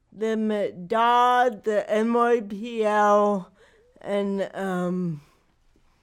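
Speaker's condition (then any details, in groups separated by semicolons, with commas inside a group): Cerebral palsy; wears down with age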